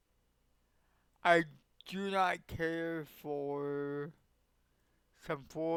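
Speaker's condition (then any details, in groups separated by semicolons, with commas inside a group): Cerebral palsy; affects legs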